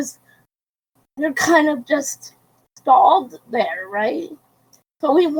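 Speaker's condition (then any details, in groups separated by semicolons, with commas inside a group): Cerebral palsy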